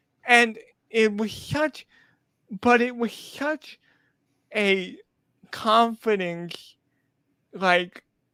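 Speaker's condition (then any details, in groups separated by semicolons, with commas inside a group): Cerebral palsy; uses a wheelchair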